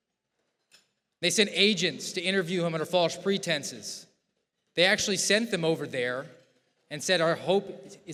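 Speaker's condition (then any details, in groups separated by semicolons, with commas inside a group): No condition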